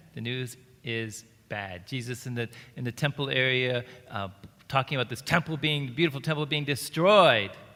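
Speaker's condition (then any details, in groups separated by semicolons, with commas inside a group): No condition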